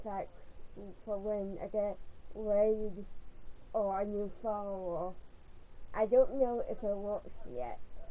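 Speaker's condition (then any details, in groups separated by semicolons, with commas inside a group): Cerebral palsy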